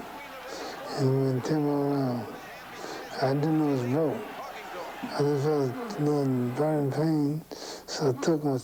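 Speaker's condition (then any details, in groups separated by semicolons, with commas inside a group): Parkinson's syndrome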